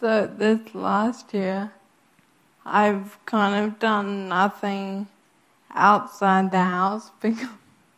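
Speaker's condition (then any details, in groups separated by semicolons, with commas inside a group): Friedreich's ataxia; cannot speak if quiet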